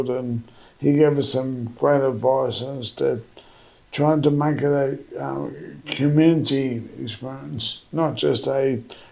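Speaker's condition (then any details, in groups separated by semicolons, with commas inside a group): MND; about 8.5 years since diagnosis, trial drug slowing progression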